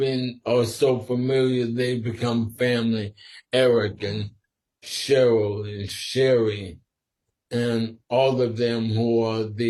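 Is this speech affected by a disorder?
Yes: sporadic ALS.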